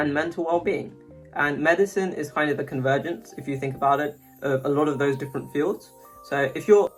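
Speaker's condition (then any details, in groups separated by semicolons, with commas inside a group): No condition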